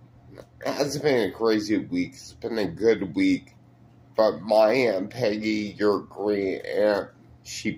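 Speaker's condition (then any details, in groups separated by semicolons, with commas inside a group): Multiple sclerosis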